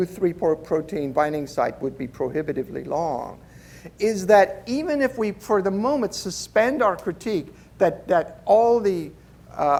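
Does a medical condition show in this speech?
No.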